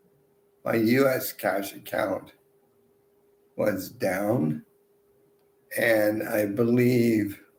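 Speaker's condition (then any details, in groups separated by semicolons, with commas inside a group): Multiple sclerosis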